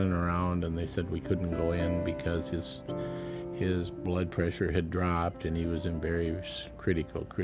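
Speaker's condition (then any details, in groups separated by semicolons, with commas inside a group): No condition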